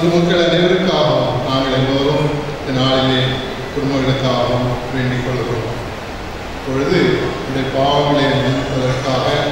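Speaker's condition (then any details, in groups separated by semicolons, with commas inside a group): No condition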